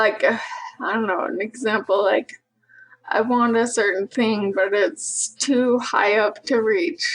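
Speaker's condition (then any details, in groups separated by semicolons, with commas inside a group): Spinocerebellar ataxia 7; affects balance and speech; diagnosed at age 13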